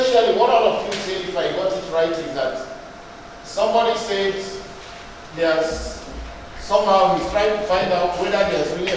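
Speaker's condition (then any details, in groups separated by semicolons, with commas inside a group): No condition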